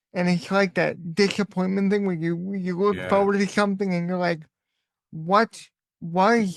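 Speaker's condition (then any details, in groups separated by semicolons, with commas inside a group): Cerebral palsy; voice sometimes sounds childlike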